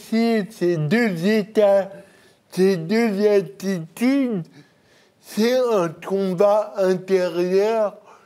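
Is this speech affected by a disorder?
Yes: cerebral palsy; birth injury.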